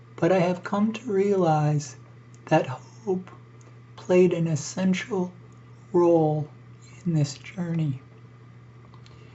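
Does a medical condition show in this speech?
Yes: ALS; struggles to breathe.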